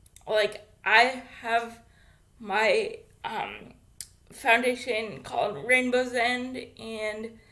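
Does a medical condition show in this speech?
Yes: cerebral palsy; infant ventilator.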